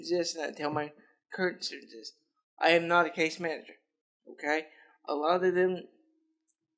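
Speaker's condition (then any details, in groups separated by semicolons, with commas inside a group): Cerebral palsy; lifelong physical disability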